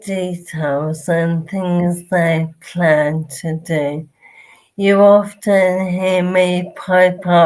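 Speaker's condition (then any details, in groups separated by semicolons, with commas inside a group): Motor neurone disease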